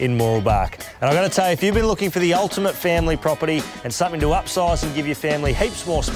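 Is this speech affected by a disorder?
No.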